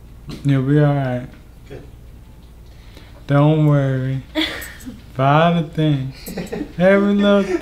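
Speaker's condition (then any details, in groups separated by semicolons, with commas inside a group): ALS; speech affected within last year, voice loss expected, voice banked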